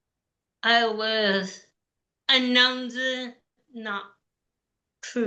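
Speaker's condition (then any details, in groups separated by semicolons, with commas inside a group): Cerebral palsy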